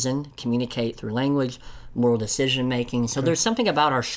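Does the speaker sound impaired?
Yes: cleft lip and palate; congenital.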